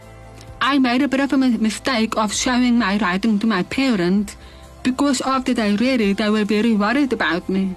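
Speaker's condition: Hearing loss with cochlear implants, 97% hearing loss, severe; learned early to speak like hearing person, mother bonita drew out language, not natural

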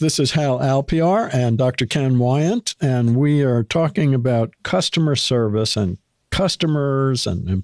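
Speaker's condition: No condition

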